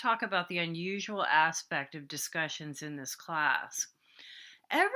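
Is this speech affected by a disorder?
No.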